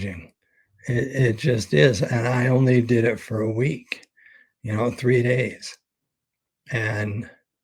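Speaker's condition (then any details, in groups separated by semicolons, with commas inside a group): ALS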